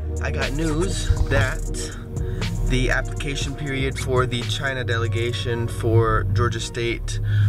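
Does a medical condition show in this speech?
No.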